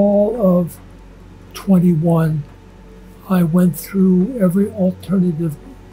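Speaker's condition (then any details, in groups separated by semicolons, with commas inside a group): ALS; worsening, limited mobility, needs eating device, wearable assistive robot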